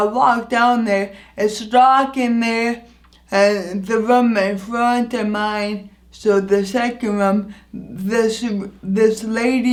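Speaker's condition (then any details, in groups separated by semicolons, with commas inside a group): Anoxic brain injury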